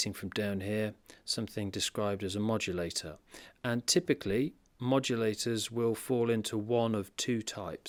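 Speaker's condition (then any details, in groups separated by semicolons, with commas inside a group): No condition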